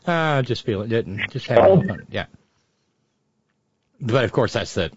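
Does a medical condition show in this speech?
No.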